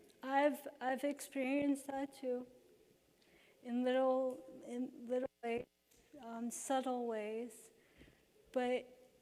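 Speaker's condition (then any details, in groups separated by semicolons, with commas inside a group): Cerebral palsy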